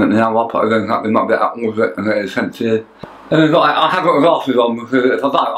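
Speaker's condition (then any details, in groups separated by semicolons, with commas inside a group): Tongue cancer; half tongue removed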